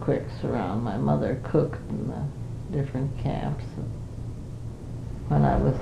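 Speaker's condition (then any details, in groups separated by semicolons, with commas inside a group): Parkinson's; not very able to do much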